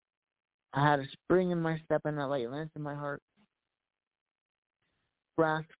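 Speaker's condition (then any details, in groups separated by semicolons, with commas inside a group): Cerebral palsy; voice improved over last year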